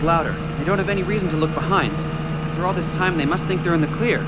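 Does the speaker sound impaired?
No.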